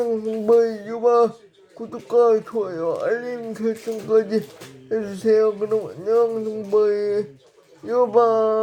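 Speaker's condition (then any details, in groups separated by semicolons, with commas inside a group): Brain lesion disability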